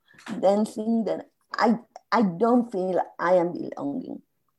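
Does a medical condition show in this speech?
Yes: spasmodic dysphonia; vocal cord issue, gradual onset over 2-3 weeks, work stress during Boston project, diagnosed 8 years later; voice lost, could not speak at all for 2-3 years, hard to get words out, voice not natural.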